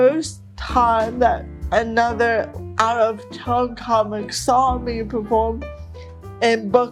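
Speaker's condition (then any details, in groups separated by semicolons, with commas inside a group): Cerebral palsy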